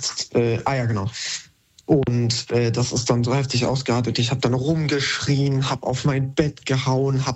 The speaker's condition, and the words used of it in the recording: Tourette syndrome. Oder mal kurz brauche, wenn ich zwischendrin stocke beim Reden.